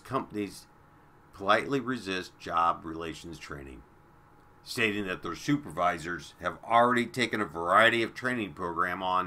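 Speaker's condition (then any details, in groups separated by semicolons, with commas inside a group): No condition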